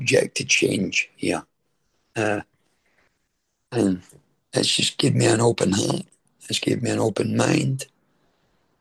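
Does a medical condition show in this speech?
Yes: throat cancer treatment effects; stage 4 throat cancer 6.5 years into recovery, chemo, radiotherapy, tracheostomy, neck nerves repaired, remission 2.5 years; throat pain after chemo, managed with doctor's medication; voice changed by throat cancer and treatment, deep voice.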